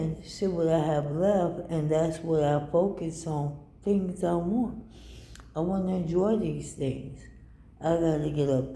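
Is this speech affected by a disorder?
Yes: ALS.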